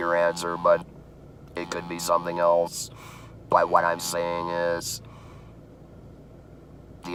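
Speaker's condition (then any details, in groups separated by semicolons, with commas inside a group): Laryngeal cancer laryngectomy, electrolarynx; survivor, chemo and radiation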